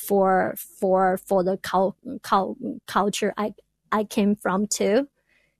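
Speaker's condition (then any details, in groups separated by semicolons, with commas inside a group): Stuttering; persistent stuttering, still stutters after speech therapy with Dr. Merson, connected to self-help group; repeated sounds, repeated words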